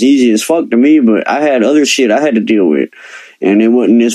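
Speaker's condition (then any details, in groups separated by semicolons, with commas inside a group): Cleft lip and palate; present from birth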